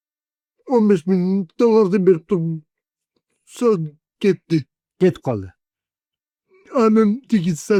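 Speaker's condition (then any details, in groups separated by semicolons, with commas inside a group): Cerebral palsy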